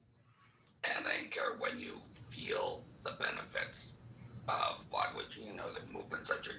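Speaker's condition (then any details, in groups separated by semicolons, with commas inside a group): Laryngectomy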